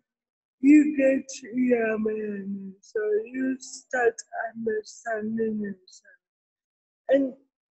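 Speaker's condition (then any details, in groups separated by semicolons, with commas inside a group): Cerebral palsy; incubator for weeks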